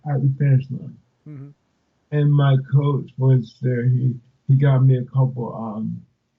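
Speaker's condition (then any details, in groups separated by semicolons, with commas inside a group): Cerebral palsy; speech affected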